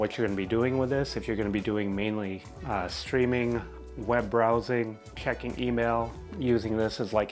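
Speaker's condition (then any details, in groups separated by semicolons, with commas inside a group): No condition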